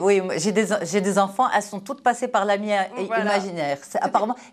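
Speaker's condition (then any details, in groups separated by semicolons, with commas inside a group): No condition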